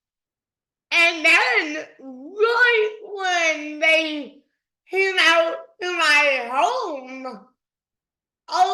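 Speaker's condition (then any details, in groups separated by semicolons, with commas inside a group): Dystonia; affected walking; voice emerged after therapy sessions, previously not talking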